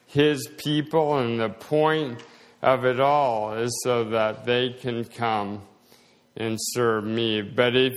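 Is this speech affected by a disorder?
Yes: slowed speech, swallowing problems; progressive condition.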